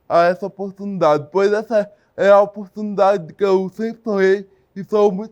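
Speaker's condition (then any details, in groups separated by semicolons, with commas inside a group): Cerebral palsy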